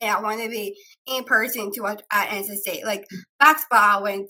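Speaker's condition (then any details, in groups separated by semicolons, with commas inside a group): Down syndrome; three copies of 21st chromosome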